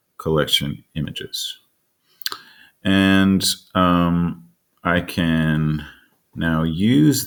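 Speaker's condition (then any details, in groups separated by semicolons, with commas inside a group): No condition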